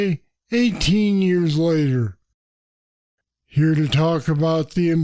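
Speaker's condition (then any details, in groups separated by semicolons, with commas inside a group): Parkinson's disease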